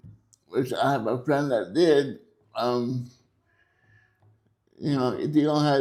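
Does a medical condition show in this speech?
Yes: cerebral palsy.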